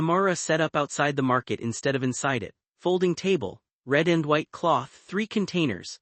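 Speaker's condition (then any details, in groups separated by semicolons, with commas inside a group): No condition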